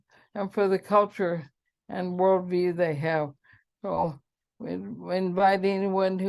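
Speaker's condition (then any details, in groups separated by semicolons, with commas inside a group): ALS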